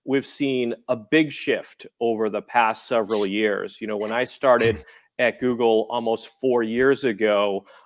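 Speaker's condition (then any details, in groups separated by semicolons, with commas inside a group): No condition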